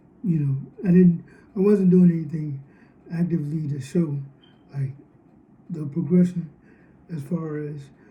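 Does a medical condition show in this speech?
Yes: cerebral palsy.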